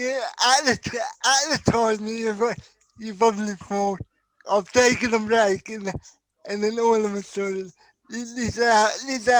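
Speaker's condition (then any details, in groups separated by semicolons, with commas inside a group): Cerebral palsy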